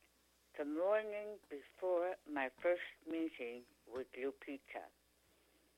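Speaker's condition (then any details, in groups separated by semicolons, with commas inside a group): Tongue cancer; feeding tube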